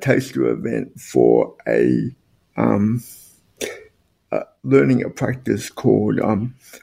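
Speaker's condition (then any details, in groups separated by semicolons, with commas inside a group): Spastic quadriplegic cerebral palsy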